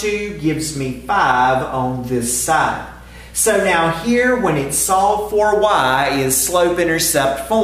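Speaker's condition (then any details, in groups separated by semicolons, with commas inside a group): No condition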